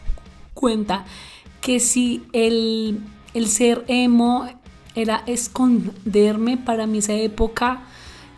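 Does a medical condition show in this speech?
Yes: stuttering; since childhood, hidden in school by staying silent, emo phase as mask for frustration; speaks openly in public as a person who stutters, hosts podcast; here repeated words, prolonged sounds.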